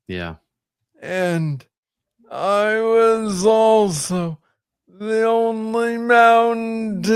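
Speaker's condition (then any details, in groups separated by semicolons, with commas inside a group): Parkinson's disease; young onset, about age 30; speaks slowly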